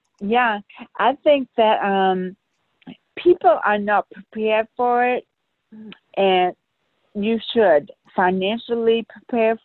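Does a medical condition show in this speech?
Yes: brain aneurysm rupture; sudden ruptured brain aneurysm, coma afterward, relearned walking and talking, balance issues, physical therapy; not even four years since rupture, still learning to walk, swerves from balance issues; sounds different than before, speech leads people to think deaf.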